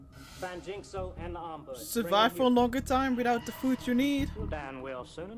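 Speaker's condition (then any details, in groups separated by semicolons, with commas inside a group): No condition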